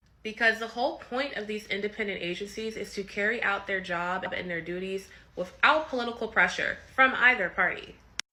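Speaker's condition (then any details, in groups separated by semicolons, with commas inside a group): No condition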